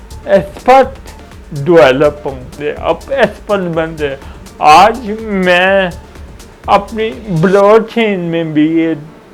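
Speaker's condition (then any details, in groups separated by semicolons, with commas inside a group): Cerebral palsy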